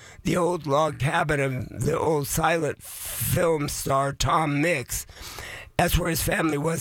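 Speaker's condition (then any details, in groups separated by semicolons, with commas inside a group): Voice changed after vocal cord surgery; voice changed since surgery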